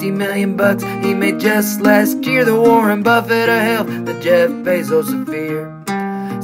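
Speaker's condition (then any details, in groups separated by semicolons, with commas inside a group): No condition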